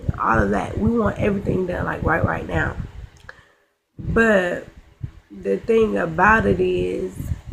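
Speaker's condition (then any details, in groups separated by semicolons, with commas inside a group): Cerebral palsy, spastic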